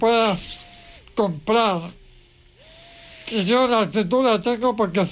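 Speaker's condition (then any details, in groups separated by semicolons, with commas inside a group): ELA (ALS); needs hoist to be put to bed, no longer drives or plays sport; needs help moving secretions and phlegm; voice described by host as impressive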